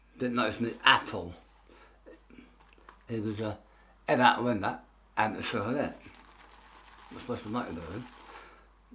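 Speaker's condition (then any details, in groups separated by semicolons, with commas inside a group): Tongue cancer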